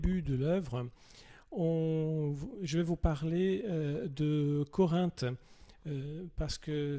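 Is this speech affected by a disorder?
No.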